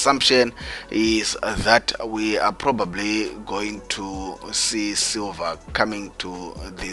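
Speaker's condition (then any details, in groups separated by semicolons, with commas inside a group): No condition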